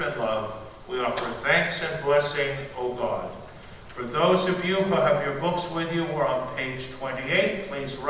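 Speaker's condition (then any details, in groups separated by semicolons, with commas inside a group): No condition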